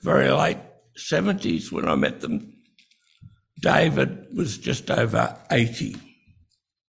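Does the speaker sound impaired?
Yes: breathing-related speech difficulty; insufficient breathing while speaking; a lot of trouble speaking from insufficient breathing.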